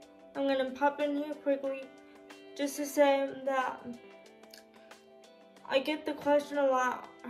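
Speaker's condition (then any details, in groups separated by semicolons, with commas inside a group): Spastic quadriplegic cerebral palsy; tight spastic muscles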